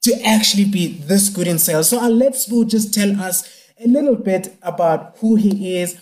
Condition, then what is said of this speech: No condition.